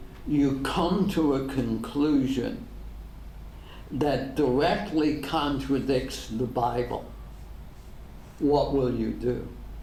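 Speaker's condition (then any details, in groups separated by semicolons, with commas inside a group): ALS; degenerative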